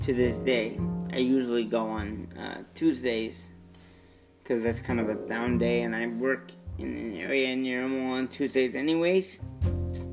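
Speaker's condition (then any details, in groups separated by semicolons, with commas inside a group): Cerebral palsy; lifelong, non-progressive, daily wheelchair use; 32 years with condition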